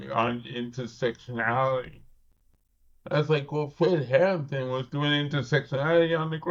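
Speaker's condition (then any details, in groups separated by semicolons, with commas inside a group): Cerebral palsy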